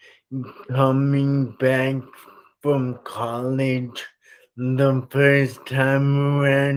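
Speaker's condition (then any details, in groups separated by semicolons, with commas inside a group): Traumatic brain injury; sometimes hard to understand, forgets how to swallow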